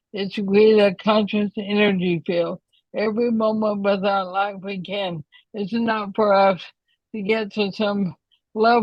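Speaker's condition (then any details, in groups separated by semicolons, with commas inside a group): ALS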